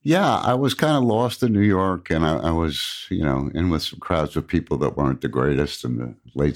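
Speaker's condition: No condition

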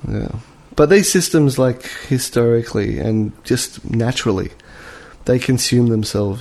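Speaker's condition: No condition

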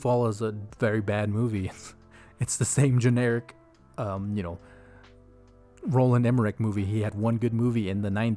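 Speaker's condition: No condition

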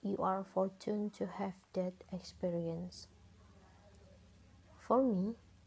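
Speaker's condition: No condition

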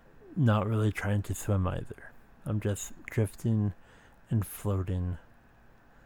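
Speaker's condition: Speech impediment

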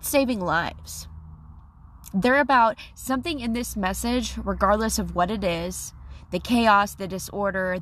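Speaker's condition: No condition

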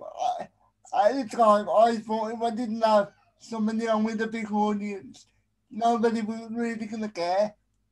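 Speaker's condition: Spastic quadriplegic cerebral palsy; affects basically everything, arms and legs affected, can use only one hand; able to communicate, stutters a lot, worse when distracted by several things

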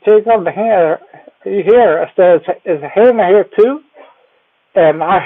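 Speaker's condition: Cerebellar ataxia; team helps up and down stairs

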